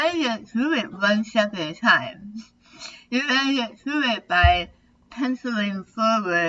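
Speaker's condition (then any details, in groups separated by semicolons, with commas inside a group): Tongue cancer surgery; over half of tongue removed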